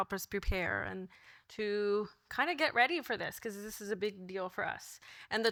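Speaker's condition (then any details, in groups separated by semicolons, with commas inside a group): No condition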